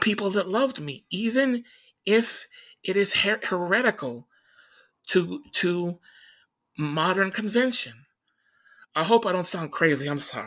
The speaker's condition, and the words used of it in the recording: Stuttering. And thank you for putting up with my stutter.